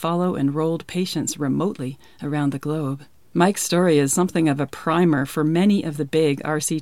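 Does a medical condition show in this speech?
No.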